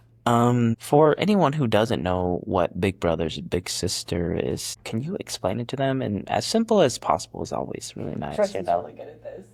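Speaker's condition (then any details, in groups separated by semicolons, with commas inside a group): No condition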